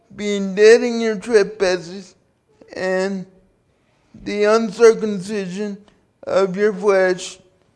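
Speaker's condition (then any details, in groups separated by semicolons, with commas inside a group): Cerebral palsy; from birth, due to birth complications, 37 years since onset, carried by parents and friends since birth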